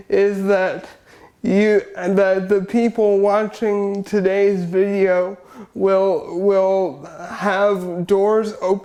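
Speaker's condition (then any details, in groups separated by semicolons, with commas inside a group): Cerebral palsy; wheelchair user, minimal hand and arm use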